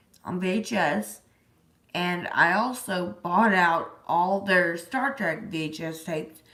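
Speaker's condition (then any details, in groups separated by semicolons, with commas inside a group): Disability causing slurred speech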